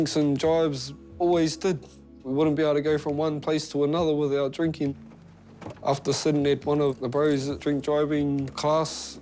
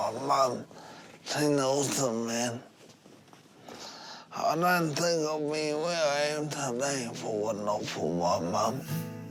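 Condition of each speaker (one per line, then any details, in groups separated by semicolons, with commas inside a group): No condition
Brain injury; severe brain injury, fall from moving vehicle, head run over; 11 years since injury, long rehab; long rehab to regain talking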